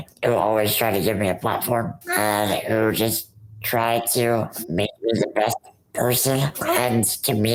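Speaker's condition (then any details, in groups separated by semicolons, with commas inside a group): Rare muscular dystrophy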